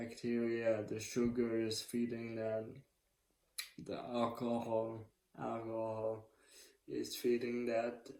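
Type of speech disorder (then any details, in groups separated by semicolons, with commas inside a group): Slurred speech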